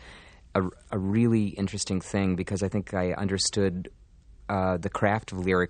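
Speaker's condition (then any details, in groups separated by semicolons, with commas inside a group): No condition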